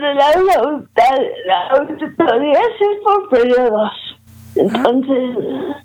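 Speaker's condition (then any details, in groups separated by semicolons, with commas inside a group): Cerebral palsy; premature, negligent right knee tumor surgery cut tendons, only crawled at 18 months, diagnosed age 18-19; some difficulty speaking, still able to speak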